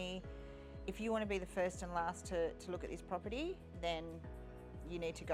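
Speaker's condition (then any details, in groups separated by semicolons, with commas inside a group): No condition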